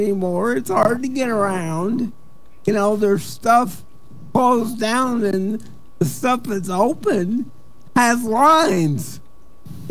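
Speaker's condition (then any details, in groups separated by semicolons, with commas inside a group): Cerebral palsy; wheelchair user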